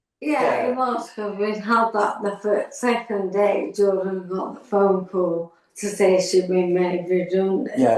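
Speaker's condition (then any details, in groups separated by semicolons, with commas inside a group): Functional neurological disorder; finger twitches, numbness, weak fingers; about two years, chronic, progressively worse, seizures; slurred speech worsening, swallowing and voice affected, choking, breathing problems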